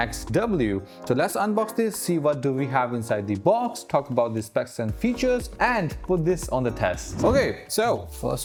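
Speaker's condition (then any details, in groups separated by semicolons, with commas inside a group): No condition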